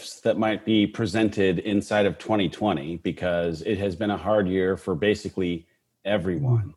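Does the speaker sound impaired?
No.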